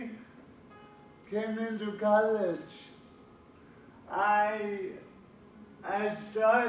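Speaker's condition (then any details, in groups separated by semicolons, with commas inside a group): Cerebral palsy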